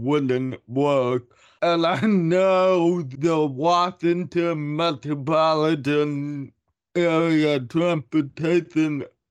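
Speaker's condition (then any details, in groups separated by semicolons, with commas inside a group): Cerebral palsy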